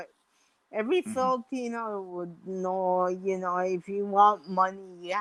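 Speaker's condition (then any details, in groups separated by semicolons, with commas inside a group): Mild cerebral palsy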